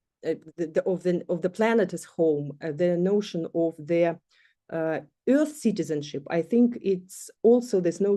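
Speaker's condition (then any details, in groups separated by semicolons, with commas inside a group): No condition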